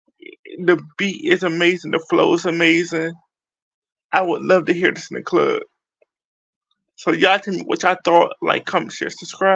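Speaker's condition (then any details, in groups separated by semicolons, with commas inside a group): Cerebral palsy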